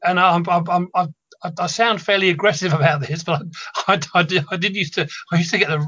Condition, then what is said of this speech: Stuttering. Because I'm thinking about it, I'm stuttering now.